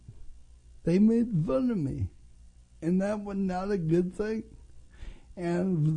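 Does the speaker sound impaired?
Yes: cerebral palsy; congenital, since birth, early childhood IQ in low 60s, labelled mildly mentally disabled; eight years special placement therapy: walking, speaking, dressing; distinctive speech, jokingly called North Dakota accent.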